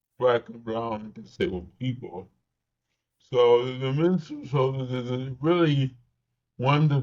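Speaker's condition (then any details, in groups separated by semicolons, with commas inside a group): Cerebral palsy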